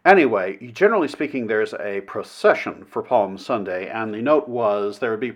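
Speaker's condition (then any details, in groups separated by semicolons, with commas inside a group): No condition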